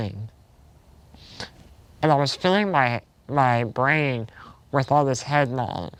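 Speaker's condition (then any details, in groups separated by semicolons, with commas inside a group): Spinal muscular atrophy type two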